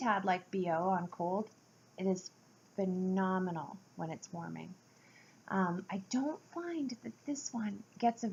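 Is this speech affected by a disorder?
No.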